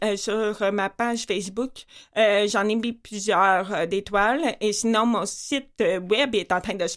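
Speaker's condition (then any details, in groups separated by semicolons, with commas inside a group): Profound deafness with cochlear implant, congenital; external magnet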